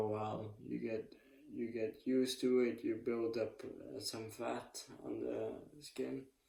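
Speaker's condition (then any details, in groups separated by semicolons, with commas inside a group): ALS; 3 months after stem cell treatment, function worsening, physical therapy; speech improved, slow and slurred when tired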